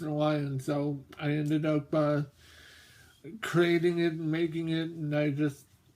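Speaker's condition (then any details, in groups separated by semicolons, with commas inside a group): Mobius syndrome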